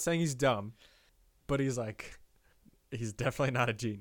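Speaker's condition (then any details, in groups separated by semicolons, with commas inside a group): No condition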